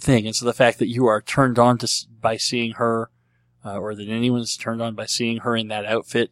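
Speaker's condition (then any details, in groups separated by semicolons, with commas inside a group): Cleft lip and palate; treated as a baby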